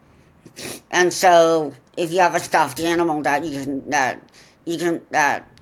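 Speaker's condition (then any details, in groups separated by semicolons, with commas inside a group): Profound deafness, congenital; wears cochlear implants, hears less well than typical but enough for conversation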